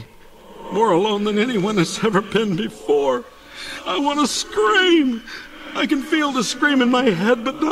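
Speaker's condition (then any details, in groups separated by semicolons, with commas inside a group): No condition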